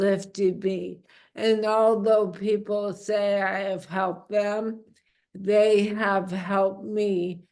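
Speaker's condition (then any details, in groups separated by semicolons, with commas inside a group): Amyotrophic lateral sclerosis; onset left foot dragging, progressing to limp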